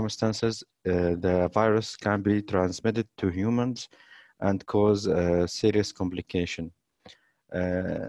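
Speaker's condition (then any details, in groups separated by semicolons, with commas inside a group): No condition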